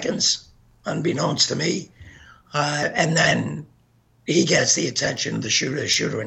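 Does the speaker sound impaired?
Yes: gunshot injury to voice box; shot 15 times, face bullet ripped esophagus, hit spine, lodged 3 mm by carotid.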